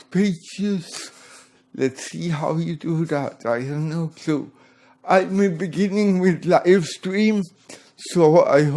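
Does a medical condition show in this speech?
Yes: cerebral palsy, severe.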